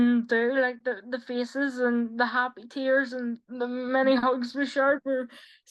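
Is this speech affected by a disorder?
Yes: quadriplegic cerebral palsy.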